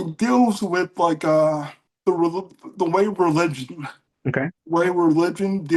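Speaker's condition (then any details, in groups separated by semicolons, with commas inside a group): Cerebral palsy; mild case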